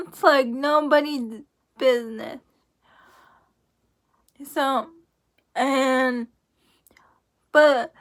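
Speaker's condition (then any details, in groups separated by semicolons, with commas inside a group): Cerebral palsy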